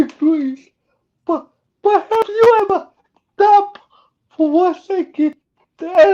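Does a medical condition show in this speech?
Yes: cerebral palsy.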